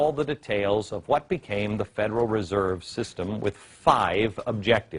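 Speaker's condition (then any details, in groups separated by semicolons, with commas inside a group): No condition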